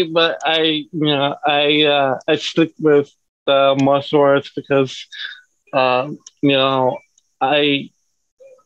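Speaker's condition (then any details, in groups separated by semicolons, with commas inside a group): Cerebral palsy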